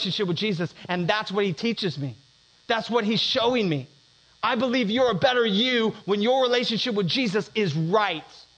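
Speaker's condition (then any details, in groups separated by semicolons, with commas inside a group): No condition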